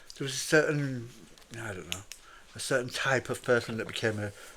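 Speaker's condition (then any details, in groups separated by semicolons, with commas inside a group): No condition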